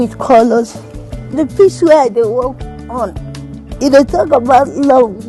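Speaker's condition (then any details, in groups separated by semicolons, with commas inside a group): Cerebral palsy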